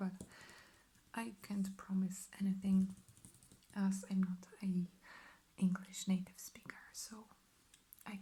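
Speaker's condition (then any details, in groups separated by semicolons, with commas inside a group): No condition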